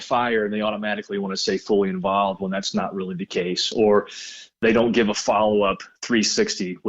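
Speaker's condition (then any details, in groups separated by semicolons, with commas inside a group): No condition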